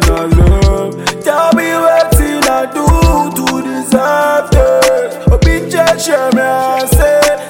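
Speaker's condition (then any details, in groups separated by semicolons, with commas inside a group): No condition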